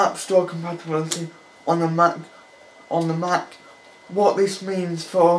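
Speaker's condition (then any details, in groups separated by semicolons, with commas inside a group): Cerebral palsy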